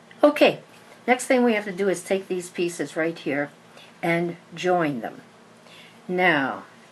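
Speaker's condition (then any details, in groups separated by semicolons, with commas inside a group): No condition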